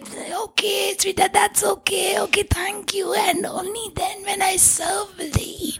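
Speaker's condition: Tracheostomy, vocal cords permanently constricted from smoke inhalation; former voice lost

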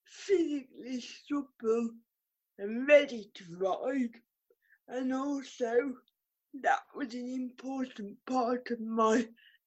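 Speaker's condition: Cerebral palsy; could not jump

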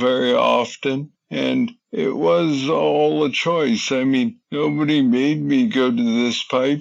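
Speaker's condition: Parkinson's disease, young-onset

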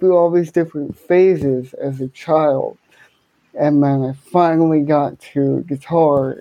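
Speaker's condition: Cerebral palsy, hemiplegia

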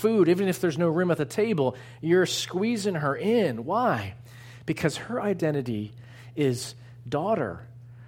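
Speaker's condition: No condition

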